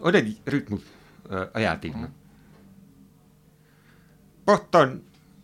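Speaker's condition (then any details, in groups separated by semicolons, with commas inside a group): Hearing impairment, hard of hearing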